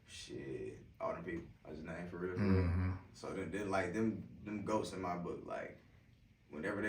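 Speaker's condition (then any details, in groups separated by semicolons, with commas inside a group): No condition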